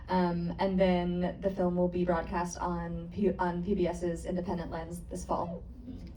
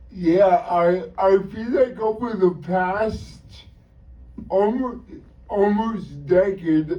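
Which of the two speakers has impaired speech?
The second: cerebral palsy.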